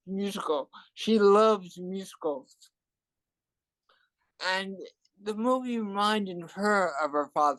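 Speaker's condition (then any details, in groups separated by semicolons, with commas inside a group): Cerebral palsy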